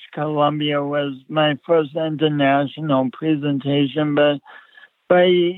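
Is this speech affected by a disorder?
Yes: speech impediment; since childhood, uncoordinated with poor balance as child, physical and occupational therapy in childhood; speech impediment still present; repeating words over and over, impediment never went away.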